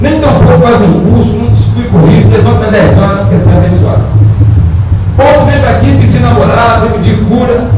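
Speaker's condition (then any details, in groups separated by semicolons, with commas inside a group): No condition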